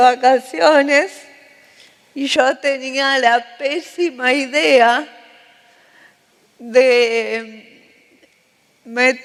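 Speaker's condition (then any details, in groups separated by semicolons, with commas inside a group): Cerebral palsy; respiratory arrest at birth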